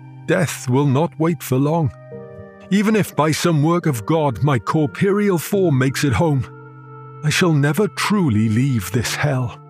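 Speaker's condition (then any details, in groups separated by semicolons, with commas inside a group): No condition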